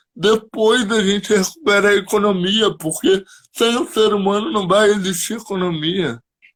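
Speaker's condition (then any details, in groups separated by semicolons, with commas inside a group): Cerebral palsy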